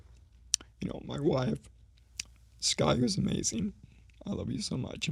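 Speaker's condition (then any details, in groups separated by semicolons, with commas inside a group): ALS; slowly progressing form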